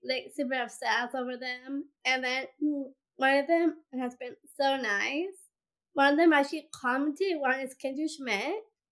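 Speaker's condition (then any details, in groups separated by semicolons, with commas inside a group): Down syndrome; present since birth, about 26 to 27 years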